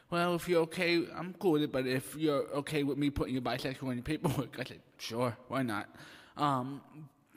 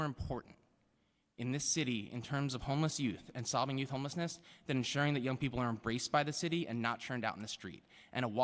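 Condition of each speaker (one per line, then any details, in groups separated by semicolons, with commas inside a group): Cerebral palsy; very mild
No condition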